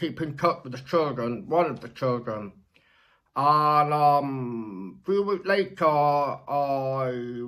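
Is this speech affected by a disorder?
Yes: deafness; born deaf, childhood speech therapy at John Tracy speech therapy school in US, mother-supported, lip reads; relies on Google Meet live captions and lip reading during video call; very clear per host, sounds like late-deafened speaker, captions offered in case unclear.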